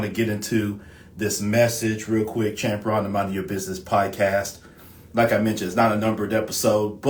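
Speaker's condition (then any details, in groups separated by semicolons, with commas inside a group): No condition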